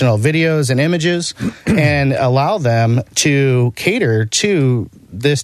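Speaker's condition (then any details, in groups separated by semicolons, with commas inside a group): No condition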